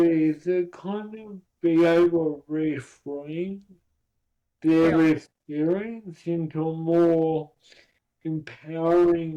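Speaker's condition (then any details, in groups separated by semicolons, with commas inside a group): Cerebral palsy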